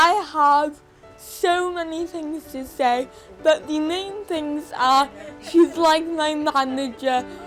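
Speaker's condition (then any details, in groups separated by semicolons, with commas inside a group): Cerebral palsy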